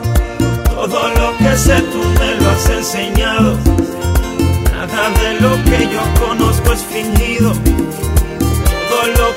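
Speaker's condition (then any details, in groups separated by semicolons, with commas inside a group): No condition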